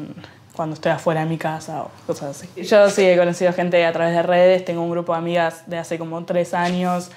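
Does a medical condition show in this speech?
No.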